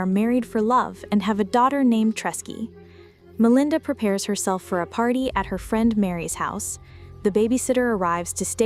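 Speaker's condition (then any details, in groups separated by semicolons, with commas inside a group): No condition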